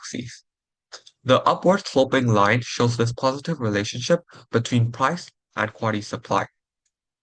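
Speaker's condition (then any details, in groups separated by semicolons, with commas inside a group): No condition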